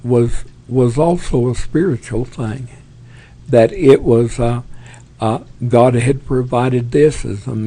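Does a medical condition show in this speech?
Yes: Parkinson's; tremors as early symptom.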